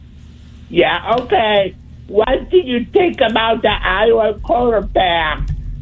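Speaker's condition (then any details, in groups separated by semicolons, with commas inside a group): Speech impediment; tries to talk really clearly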